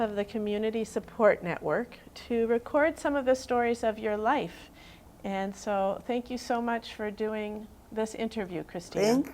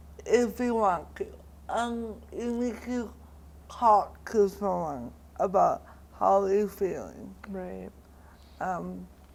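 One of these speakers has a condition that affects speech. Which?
The second: cerebral palsy; diagnosed around age one.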